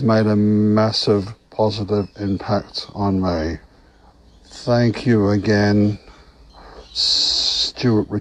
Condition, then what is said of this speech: Stuttering. And he was saying that he's now got enough confidence to say his own surname.